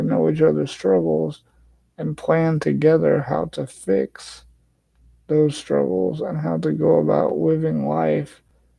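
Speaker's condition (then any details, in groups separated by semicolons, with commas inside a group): Cerebral palsy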